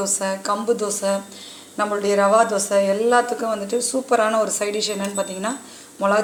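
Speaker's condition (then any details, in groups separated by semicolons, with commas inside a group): No condition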